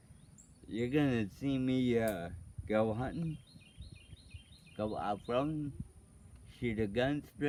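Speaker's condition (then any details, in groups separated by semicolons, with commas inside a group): Cerebral palsy; affects walking, unsteady gait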